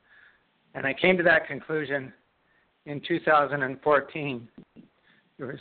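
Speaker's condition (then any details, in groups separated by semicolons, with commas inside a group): Parkinson's disease; daily walks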